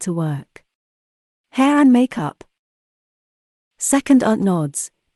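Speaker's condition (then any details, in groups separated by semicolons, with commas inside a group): No condition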